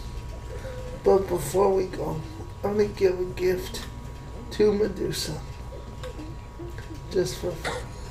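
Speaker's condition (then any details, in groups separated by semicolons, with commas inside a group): Cerebral palsy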